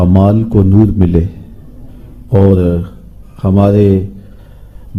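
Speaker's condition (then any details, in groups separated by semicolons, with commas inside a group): No condition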